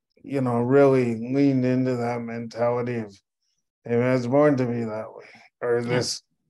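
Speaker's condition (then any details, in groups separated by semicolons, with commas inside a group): Cerebral palsy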